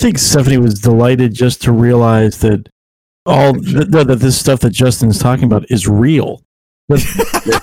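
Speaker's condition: No condition

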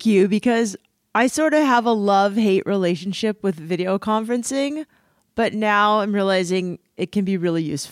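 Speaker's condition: No condition

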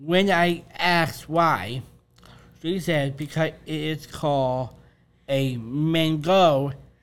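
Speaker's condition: Down syndrome; from birth

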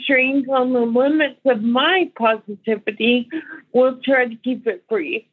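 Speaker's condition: ALS; ALS diagnosed before age 35

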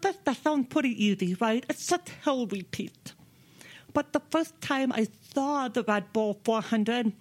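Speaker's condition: Deafness; speaks with own voice

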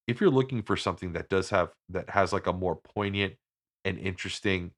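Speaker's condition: No condition

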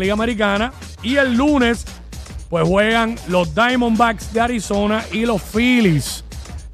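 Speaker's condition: No condition

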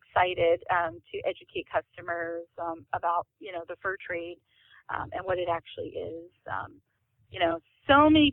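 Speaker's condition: No condition

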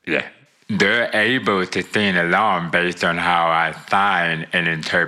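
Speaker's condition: Deafness; born with profound hearing loss, wears hearing aids since childhood

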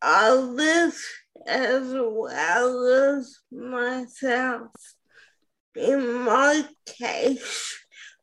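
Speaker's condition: Spastic quadriplegic cerebral palsy; CP accent, sultry disability accent, listeners may need to listen closely

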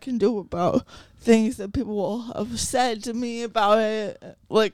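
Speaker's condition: Cerebral palsy

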